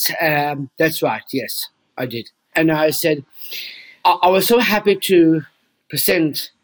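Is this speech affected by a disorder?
Yes: Down syndrome.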